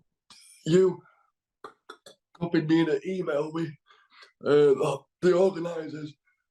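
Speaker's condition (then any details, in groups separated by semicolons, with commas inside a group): Cerebral palsy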